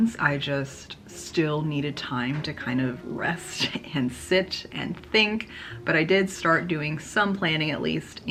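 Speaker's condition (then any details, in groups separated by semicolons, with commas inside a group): No condition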